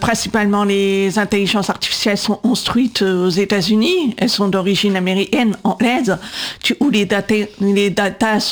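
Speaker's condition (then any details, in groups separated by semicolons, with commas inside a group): Congenital deafness, profound, from congenital CMV; congenital cytomegalovirus, diagnosed at 18 months, severe then profound at 8, implants left 8.5, right 20-22; age 37, bilateral cochlear implants, external processor with antenna above left ear; atypical voice, speech recognition struggles to understand, 20 years speech therapy, LPC coder in class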